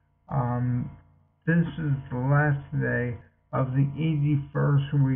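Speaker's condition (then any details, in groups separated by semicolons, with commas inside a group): Multiple sclerosis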